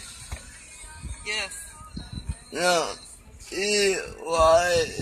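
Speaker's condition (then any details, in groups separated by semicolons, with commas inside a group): Cerebral palsy; atypical speech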